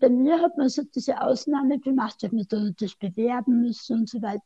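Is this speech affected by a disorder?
Yes: speech impairment after tongue cancer, mild; aggressive right tongue-margin cancer into mouth arch at 48, 17-hour surgery, neck dissection, chemoradiotherapy; slightly limited, tends to speak fast, sometimes unclear, Austrian dialect, hard to understand without seeing face.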